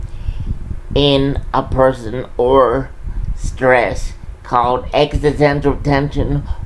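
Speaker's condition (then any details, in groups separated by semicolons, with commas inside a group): Cerebral palsy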